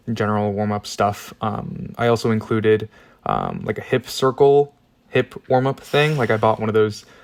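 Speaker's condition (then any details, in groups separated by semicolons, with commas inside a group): No condition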